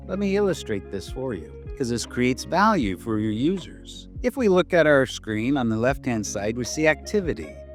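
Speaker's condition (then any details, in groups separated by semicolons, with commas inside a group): No condition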